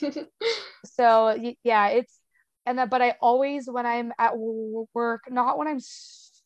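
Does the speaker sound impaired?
Yes: stutter; past speech therapy, used fluency strategies, phone listener once thought the line was cutting out; stutters openly all the time, uses strategies less than before; stutters through words, speech improves with drinking; here repeated sounds, blocks.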